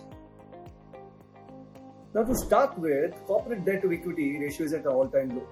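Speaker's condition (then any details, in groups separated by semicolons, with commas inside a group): No condition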